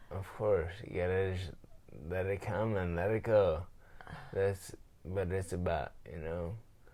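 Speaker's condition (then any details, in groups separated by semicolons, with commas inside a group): Traumatic brain injury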